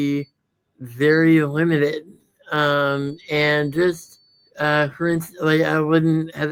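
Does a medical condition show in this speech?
Yes: muscular dystrophy.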